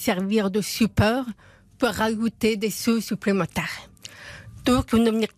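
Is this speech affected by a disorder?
Yes: profound congenital deafness; profound deafness from birth, diagnosed at nine months, hearing aids from age one, later cochlear implant; told would never speak, learned speech by lip-reading, never heard own voice, twenty years of speech work.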